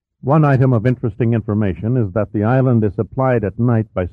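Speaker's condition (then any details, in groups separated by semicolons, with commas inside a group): No condition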